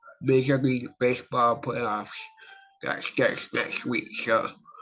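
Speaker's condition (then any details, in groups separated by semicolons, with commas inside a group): Cerebral palsy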